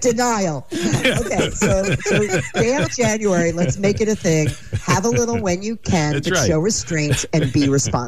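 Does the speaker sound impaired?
No.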